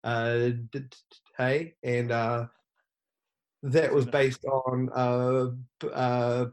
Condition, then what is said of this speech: Stuttering. And I think that also, when I'm relaxed about around people, I stutter more now, which is